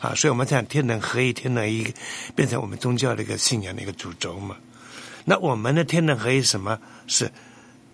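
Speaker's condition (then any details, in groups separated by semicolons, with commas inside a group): No condition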